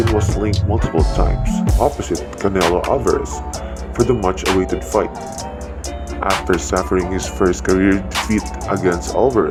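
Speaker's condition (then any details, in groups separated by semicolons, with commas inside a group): No condition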